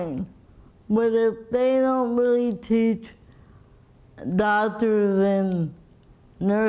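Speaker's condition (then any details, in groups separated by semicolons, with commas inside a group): Cerebral palsy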